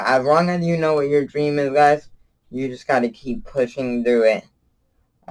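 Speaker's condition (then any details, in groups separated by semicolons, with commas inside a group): Cerebral palsy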